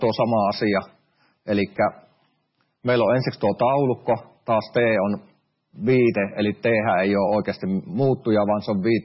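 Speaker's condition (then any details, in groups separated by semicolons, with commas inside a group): No condition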